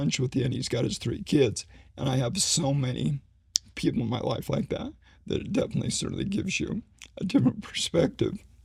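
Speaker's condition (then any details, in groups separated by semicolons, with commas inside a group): ALS; slowly progressing form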